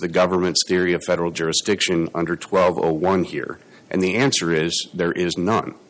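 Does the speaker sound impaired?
No.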